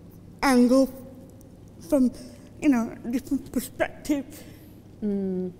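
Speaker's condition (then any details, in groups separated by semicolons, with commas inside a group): Cerebral palsy; from birth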